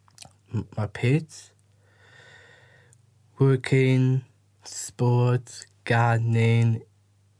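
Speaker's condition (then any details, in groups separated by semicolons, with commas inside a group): Down syndrome; speech not always clear, word-finding difficulty, helped when listeners wait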